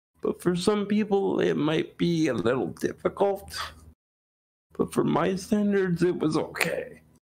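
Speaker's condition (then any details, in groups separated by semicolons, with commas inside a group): Cerebral palsy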